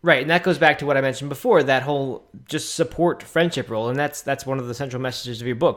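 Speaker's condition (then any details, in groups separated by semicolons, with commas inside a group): No condition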